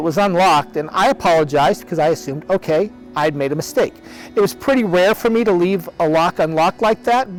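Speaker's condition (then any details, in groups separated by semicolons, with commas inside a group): No condition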